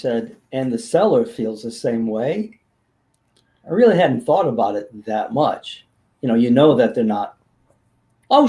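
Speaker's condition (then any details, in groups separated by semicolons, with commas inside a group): No condition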